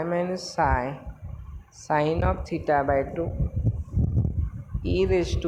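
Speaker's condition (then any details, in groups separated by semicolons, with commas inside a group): No condition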